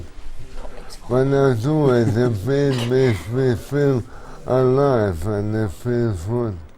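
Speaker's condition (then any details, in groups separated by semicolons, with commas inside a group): Motor neurone disease; difficulty speaking, abnormal jaw movement, worsening daily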